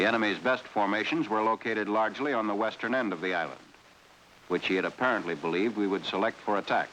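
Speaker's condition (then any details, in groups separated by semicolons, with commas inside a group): No condition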